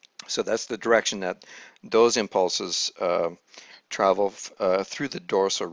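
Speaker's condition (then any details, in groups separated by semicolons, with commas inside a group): No condition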